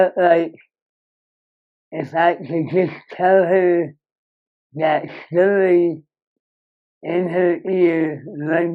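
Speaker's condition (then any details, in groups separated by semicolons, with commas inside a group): Moebius syndrome; severe nerve damage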